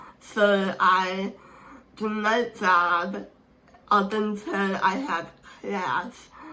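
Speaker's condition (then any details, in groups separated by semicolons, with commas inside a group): Speech impairment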